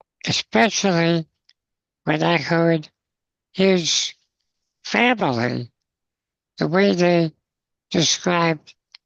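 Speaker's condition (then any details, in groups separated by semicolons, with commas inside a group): Spinal muscular atrophy, congenital; mini tracheostomy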